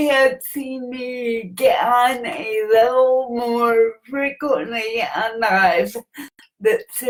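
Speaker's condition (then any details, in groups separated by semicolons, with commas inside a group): Cerebral palsy; noticeably affected speech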